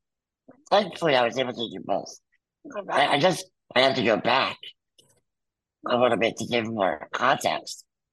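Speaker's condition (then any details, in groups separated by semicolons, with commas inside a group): Muscular dystrophy; congenital, wheelchair user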